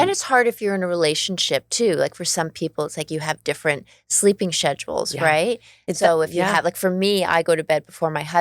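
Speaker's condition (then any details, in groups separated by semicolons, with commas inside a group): No condition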